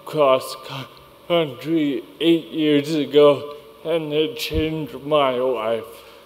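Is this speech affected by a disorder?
Yes: cerebral palsy; speech impediment.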